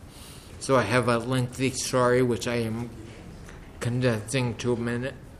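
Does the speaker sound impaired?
Yes: PML brain virus, progressive multifocal leukoencephalopathy; PML brain virus diagnosed about 18 years ago, HIV positive about 29 years, poor balance; speech impairment caused by PML.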